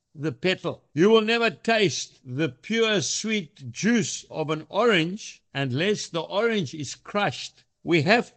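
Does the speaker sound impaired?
No.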